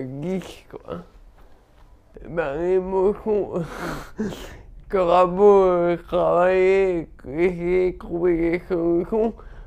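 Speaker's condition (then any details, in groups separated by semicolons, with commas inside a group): Cerebral palsy; perceptual disorders; slowness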